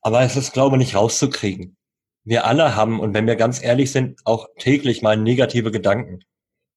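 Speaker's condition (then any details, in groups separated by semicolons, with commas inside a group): Cleft lip and palate, cleft lip, jaw and palate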